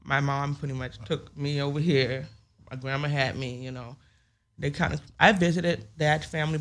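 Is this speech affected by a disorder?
Yes: hearing loss with speech impediment; congenital hearing loss, 70% deaf one ear, 30% other, grandmother had hearing problems, diagnosed end of first grade; specialized hearing aids needed, can hear; only comfortable speaking within last year or so.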